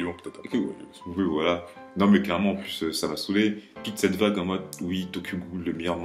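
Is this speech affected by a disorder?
No.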